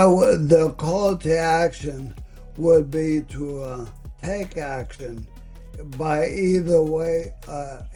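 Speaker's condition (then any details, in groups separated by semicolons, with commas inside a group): ALS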